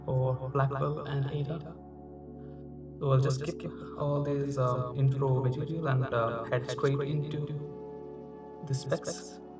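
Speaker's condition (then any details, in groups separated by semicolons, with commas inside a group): No condition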